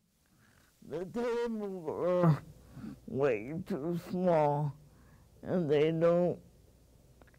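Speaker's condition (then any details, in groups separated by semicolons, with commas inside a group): Cerebral palsy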